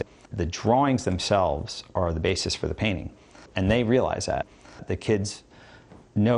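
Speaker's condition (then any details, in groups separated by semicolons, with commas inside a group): No condition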